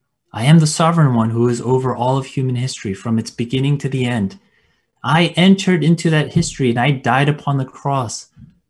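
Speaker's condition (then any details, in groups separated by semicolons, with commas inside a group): No condition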